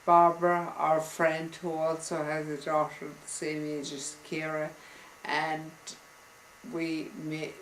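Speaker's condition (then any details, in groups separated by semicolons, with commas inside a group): Multiple sclerosis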